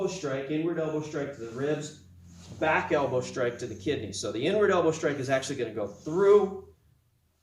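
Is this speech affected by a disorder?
No.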